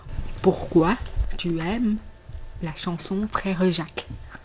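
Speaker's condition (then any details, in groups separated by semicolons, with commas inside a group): Deafness with cochlear implant; profound deafness, hearing aid, then progressive total hearing loss, cochlear implant operated at age 14; oral speech forced by parents who refused sign language, effort to articulate clearly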